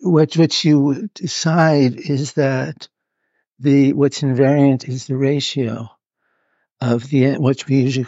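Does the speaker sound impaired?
Yes: Parkinson's; neurological disorder, hidden from others in early stages, now openly shown; needs to move about while filmed; audio hard to capture at points, partly due to movement.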